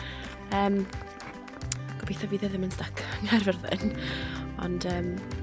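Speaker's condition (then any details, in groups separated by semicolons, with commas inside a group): No condition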